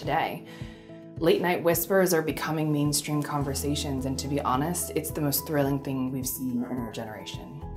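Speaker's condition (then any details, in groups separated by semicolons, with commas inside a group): No condition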